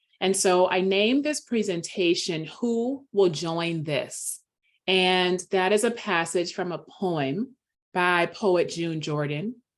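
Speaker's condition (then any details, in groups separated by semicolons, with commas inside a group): No condition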